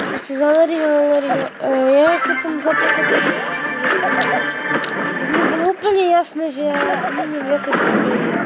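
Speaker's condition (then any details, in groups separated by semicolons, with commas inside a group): No condition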